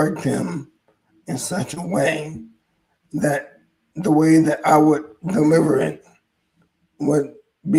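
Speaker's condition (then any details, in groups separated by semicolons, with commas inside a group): ALS; about ten years since diagnosis, wears braces; hoarse voice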